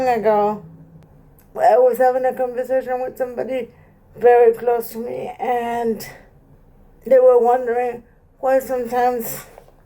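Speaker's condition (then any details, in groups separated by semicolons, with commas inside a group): Cerebral palsy; present from birth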